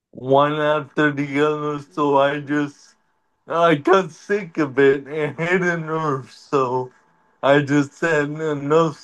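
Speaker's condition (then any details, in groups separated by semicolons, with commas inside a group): Cerebral palsy; wheelchair over the years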